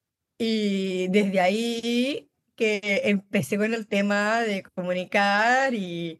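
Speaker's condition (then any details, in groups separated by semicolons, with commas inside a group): Down syndrome; congenital, since birth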